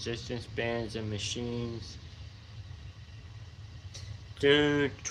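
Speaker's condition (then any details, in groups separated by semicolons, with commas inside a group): Tongue cancer surgery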